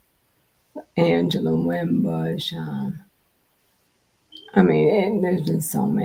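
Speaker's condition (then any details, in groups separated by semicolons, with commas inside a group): Multiple sclerosis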